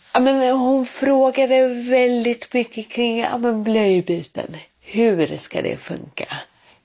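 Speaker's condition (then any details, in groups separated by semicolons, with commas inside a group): Cerebral palsy; born without heartbeat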